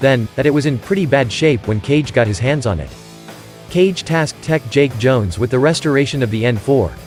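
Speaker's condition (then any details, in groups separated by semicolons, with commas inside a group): No condition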